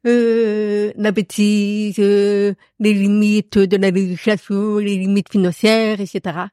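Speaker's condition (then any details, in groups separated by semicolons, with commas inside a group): Profound congenital deafness; accent from deafness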